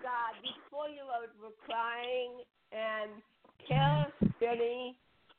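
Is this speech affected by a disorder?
Yes: cerebral palsy; spinal cord neck surgery, titanium neck, limited neck movement; Botox injections in neck every 3 months for chronic pain.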